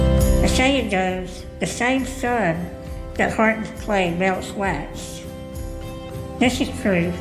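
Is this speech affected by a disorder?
Yes: cleft lip and palate, Goldenhar syndrome; congenital, from Dogen heart syndrome, missing right ear, right lung, right jawbone, right facial bones, asymmetrical face; scoliosis surgery at age 11, two days intubated in ICU, unable to talk then.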